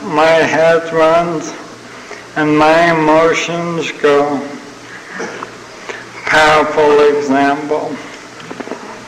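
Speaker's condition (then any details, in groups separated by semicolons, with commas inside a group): ALS (Lou Gehrig's disease); terminal, young onset, first sign abnormal walking; progressing, uses wheelchair, fell and cracked chin two years ago, no medication; sounds like having had a couple of drinks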